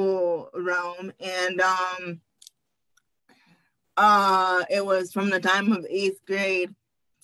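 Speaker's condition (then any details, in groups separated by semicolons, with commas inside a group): Cerebral palsy; birth brain injury, premature, wheelchair user; wheelchair since age 5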